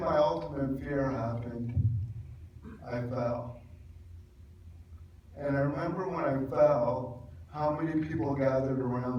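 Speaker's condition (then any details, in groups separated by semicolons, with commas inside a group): Cerebral palsy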